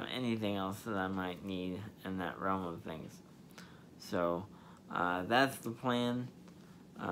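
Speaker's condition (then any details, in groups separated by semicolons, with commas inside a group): Spastic diplegia cerebral palsy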